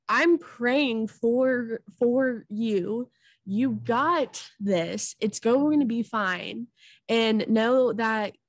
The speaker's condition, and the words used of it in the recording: Stuttering. And it's just been such joy that I order food in the drive through and I stutter and I'm not crying <laughs> afterwards.